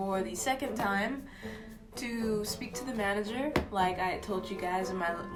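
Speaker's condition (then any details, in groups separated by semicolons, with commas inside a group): No condition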